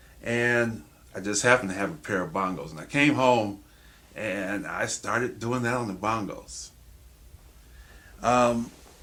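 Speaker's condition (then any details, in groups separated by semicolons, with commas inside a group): No condition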